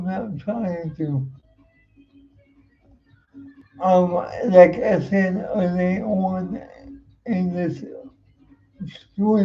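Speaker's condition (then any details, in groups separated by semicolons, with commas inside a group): Cerebral palsy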